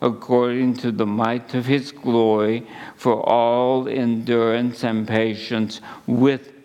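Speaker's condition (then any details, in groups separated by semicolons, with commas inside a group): ALS; at least a couple of months since diagnosis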